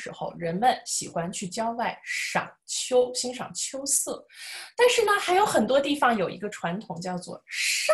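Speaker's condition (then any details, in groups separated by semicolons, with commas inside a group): No condition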